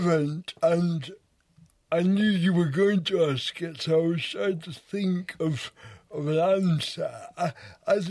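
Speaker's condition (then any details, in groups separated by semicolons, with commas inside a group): Cerebral palsy; involuntary movement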